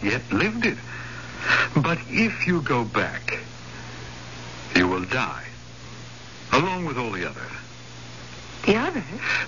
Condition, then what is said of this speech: None; typical speech.